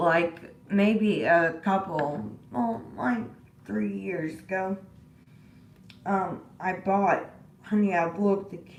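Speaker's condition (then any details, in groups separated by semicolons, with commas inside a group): Disability causing slurred speech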